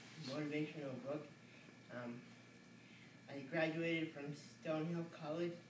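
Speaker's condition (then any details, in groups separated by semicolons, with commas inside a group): Cerebral palsy; from birth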